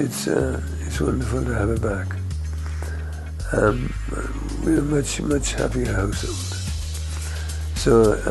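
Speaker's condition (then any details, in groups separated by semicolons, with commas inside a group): Parkinson's; about 10 years since onset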